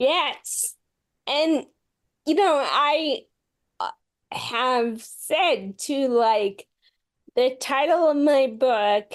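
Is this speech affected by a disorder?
Yes: Friedreich's ataxia; motor skills and speech affected.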